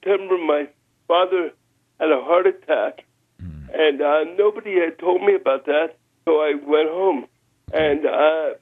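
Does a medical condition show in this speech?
Yes: spastic cerebral palsy; lifelong wheelchair use, now power chair for mobility.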